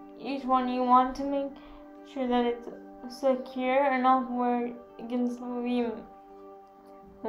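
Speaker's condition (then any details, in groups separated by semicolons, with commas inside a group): Cerebral palsy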